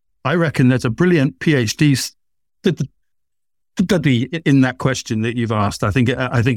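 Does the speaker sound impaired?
Yes: stammering; developmental stammer since childhood, teased at school, easier to say; age 48, stammers much less than in TED talk stammering and creativity; stammer comes and goes, fluent when singing, not stress-driven; here repeated sounds, blocks.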